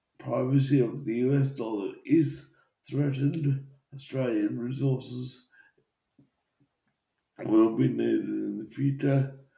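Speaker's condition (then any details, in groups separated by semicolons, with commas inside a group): Cerebral palsy; uses wheelchair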